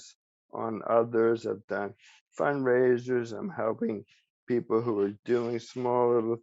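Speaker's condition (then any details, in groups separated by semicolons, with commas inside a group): ALS; speech still preserved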